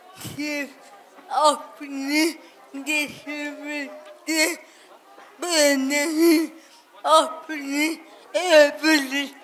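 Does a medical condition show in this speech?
Yes: cerebral palsy; speech not clear.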